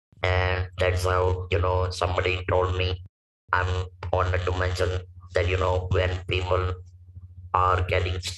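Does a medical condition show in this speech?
Yes: laryngectomy for vocal cord cancer, stage 4 vocal cord cancer; speaks with electrolarynx; stage 4 vocal cord cancer at 44, Dr. Kultup Patel surgery, tracheostomy, 30 radiotherapy in Ahmedabad; 25-26 years post cancer, breathes only through neck stoma, self-taught electrolarynx held under chin; lost natural voice, hoarse then whispering, wrote 3 months, robotic electrolarynx voice, no pitch or emotion.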